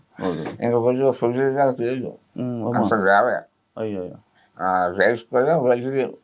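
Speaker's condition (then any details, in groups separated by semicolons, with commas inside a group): Mouth cancer; surgery, part removed; recovering after recent surgery; difficulty eating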